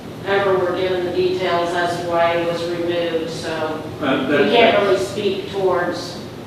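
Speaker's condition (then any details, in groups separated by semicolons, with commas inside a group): No condition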